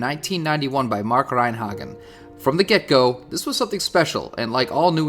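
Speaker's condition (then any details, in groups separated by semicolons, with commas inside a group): No condition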